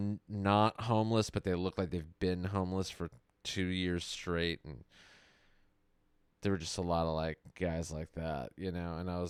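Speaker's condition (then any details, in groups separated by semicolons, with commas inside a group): No condition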